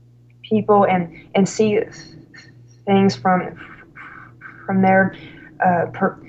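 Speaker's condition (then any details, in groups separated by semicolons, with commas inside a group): Stuttering; severe stuttering at college start, fluency temporarily improved by drinking alcohol, works as school slp; stutters openly, cannot hide it, discloses stuttering to parents, feels in control; noticeable stuttering that cannot be hidden, more fluent when drinking then; repeated words, prolonged sounds, blocks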